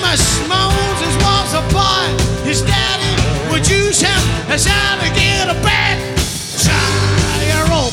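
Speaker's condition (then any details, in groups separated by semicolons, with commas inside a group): No condition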